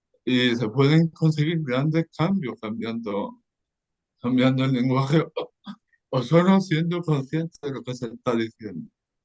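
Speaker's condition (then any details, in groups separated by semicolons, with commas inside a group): Cerebral palsy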